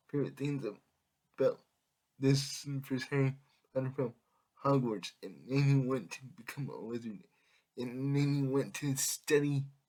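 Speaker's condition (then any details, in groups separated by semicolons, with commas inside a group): Cerebral palsy; able to speak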